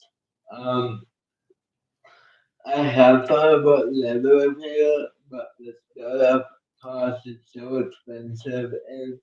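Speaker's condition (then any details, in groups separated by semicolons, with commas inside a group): Cerebral palsy; uses one hand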